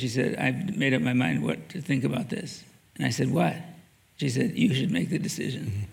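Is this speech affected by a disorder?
Yes: Parkinson's disease; reduced voice volume, uses classroom microphone, dictates with naturally speaking software, not standard strong dopamine medication.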